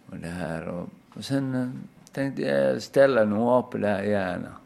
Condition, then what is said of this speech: Aphasia. Omskrev mycket för han hittade ju inte orden. Det är ju det som har varit problemet.